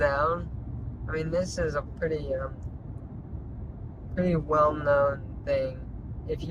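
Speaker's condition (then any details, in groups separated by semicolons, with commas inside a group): Traumatic brain injury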